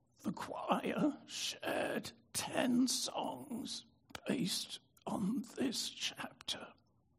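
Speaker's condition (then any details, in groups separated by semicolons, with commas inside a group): Spasmodic dystonia; affected voice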